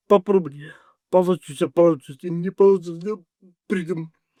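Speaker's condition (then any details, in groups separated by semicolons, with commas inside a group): Cerebral palsy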